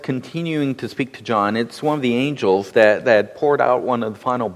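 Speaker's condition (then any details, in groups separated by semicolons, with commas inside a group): No condition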